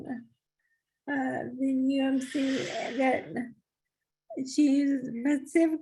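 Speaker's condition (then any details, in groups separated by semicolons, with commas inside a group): ALS; losing weight despite eating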